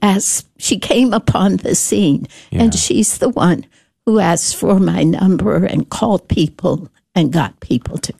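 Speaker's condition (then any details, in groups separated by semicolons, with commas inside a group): Spasmodic dysphonia; speech therapists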